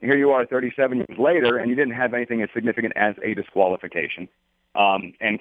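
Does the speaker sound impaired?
No.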